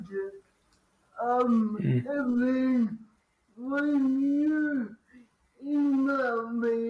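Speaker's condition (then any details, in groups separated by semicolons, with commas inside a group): Cerebral palsy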